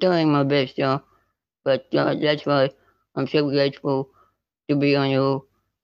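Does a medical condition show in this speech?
Yes: spinal muscular atrophy type 2; progressive muscle wasting.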